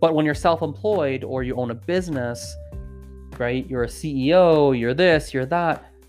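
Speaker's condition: No condition

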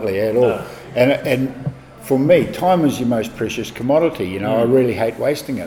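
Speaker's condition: No condition

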